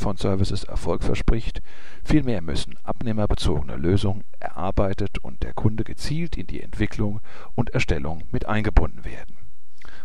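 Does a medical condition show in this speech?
No.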